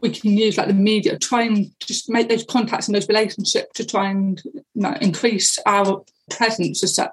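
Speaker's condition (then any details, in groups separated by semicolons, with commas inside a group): Deafness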